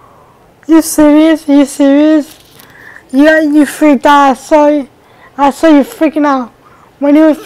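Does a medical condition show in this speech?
Yes: cerebral palsy.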